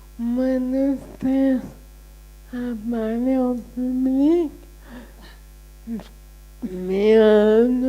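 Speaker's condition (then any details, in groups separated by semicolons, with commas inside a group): Friedreich's ataxia; diagnosed at 11, about 23 years ago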